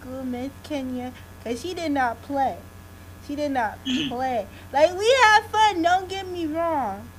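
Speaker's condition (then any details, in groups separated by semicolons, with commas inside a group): Cerebral palsy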